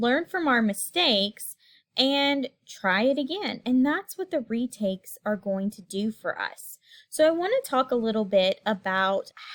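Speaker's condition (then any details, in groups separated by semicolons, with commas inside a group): No condition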